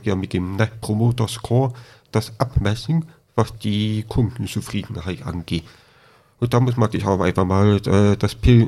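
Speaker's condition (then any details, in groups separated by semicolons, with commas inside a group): Deafness with cochlear implant; born deaf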